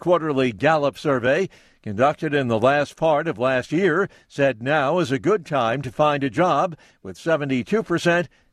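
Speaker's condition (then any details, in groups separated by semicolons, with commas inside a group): No condition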